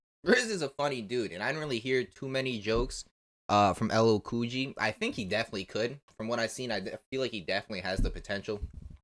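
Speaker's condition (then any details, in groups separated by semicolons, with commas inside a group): No condition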